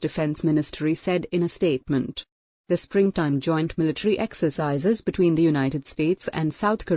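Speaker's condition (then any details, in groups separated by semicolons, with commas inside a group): No condition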